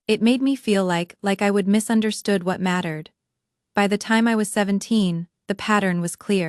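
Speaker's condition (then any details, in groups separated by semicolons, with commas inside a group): No condition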